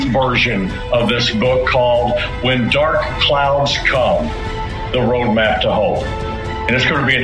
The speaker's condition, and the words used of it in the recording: No condition.